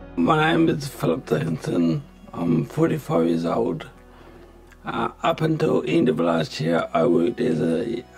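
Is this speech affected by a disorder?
Yes: multiple system atrophy; rare degenerative, affects stability, sleep, toileting, temperature regulation; diagnosed five years ago, slow progression, recent decline; affects speech, eating and stability.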